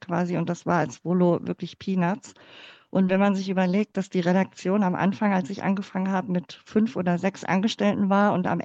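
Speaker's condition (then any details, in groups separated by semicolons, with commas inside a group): Cleft palate; congenital, born in former GDR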